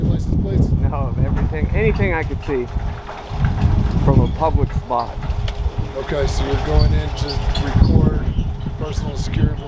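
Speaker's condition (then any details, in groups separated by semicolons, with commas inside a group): No condition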